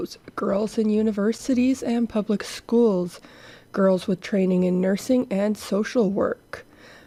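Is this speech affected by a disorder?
No.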